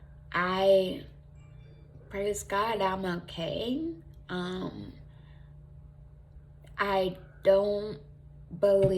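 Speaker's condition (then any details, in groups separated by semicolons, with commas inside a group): Traumatic brain injury; could not push out sound, ongoing speech muscle strengthening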